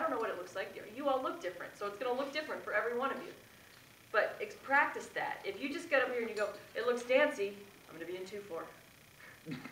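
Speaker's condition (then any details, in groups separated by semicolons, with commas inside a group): No condition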